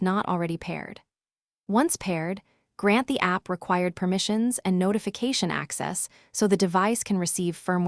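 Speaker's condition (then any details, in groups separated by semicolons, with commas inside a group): No condition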